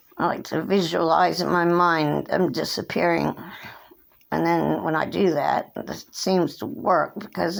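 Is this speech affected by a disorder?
Yes: cerebral palsy; since birth, hand tremors.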